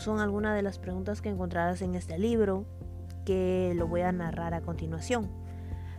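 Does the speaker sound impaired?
No.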